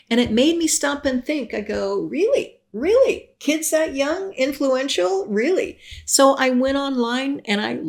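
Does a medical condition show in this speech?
No.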